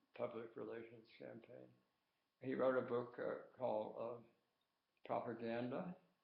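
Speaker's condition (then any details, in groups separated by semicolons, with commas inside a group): Tongue cancer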